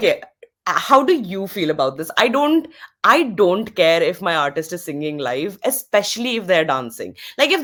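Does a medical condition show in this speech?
No.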